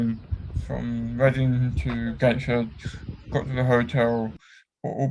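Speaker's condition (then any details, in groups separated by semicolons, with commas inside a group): Cerebral palsy; affects whole body; cramps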